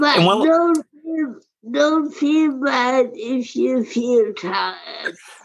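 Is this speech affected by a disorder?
Yes: primary lateral sclerosis; slurred speech, difficulty swallowing, speech too affected to continue working.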